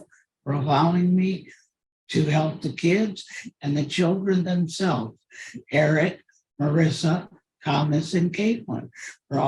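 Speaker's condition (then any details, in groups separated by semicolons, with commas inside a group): Cerebral palsy; from birth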